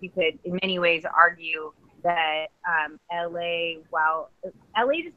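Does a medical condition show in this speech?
No.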